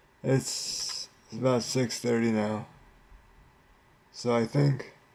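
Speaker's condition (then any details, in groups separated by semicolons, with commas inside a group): Cerebral palsy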